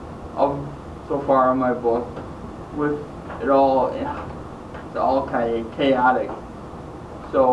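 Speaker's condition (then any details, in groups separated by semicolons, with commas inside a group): Traumatic brain injury; caused by snowmobile collision with truck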